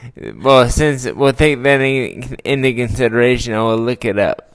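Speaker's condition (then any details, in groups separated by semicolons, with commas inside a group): Traumatic brain injury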